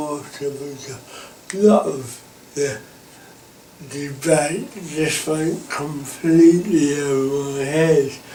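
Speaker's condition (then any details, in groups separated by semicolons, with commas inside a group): Cerebral palsy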